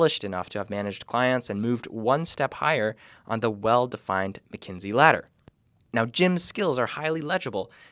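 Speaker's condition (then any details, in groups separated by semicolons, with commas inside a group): No condition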